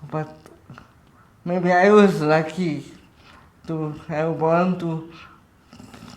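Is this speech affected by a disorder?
Yes: cerebral palsy.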